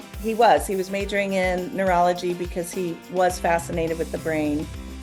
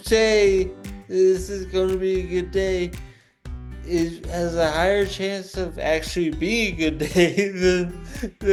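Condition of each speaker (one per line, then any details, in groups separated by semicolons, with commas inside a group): No condition
Traumatic brain injury; hit by drunk driver; near full recovery, ongoing therapy; slurred speech, sometimes difficulty communicating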